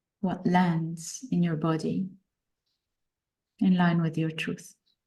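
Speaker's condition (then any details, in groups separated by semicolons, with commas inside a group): No condition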